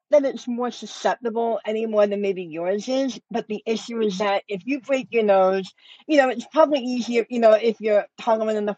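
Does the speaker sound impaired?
Yes: cleft lip and palate; congenital, surgeries from 2 months, lip and palate closure, nose reconstruction, two bone grafts, ear tubes; adult, upper teeth implant bridge, no front upper bone, last surgery second bone graft early thirties; speech affected, workplace discrimination over how speaks.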